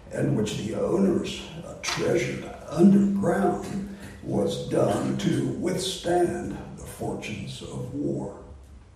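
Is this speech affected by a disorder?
Yes: voice disorder; not contagious.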